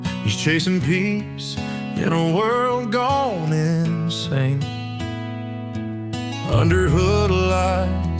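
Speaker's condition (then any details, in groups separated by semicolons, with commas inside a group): No condition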